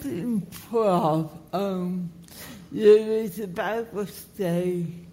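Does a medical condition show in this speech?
Yes: cerebral palsy; cerebral palsy from lack of oxygen to brain at birth.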